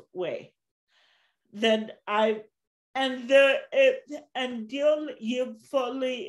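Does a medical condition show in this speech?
Yes: cerebral palsy.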